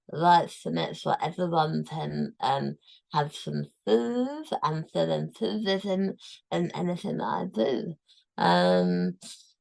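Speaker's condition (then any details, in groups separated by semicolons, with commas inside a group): Tongue cancer, tongue removed; almost entire tongue removed, five millimeters left; post-surgery, cancer-free, diagnosed stage 4; relearned eating, liquids to purees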